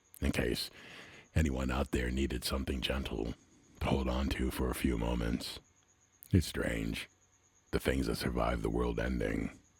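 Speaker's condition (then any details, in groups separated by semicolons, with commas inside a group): No condition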